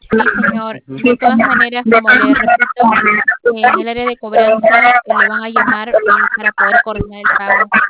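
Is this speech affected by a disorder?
No.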